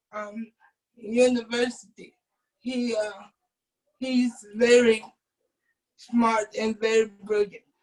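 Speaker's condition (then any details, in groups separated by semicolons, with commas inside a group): Cerebral palsy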